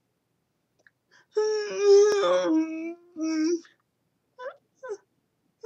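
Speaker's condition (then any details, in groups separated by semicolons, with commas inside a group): Cerebral palsy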